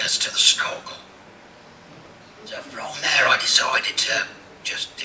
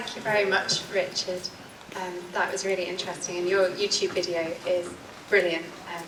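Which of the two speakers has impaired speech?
The first: laryngectomy; total laryngectomy for laryngeal cancer, radiotherapy, speaking valve; speaks with speaking valve, valve replaced about every 3 months.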